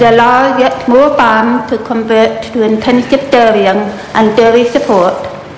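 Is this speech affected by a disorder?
Yes: profound deafness; profound deafness since early childhood.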